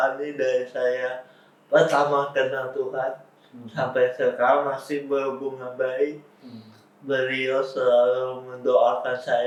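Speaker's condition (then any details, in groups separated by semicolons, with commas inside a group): Cerebral palsy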